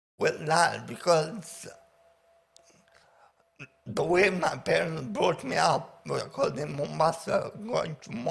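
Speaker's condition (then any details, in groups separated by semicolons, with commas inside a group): Paraplegia with essential tremor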